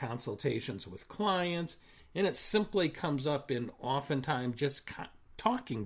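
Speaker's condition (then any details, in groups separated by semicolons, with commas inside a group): No condition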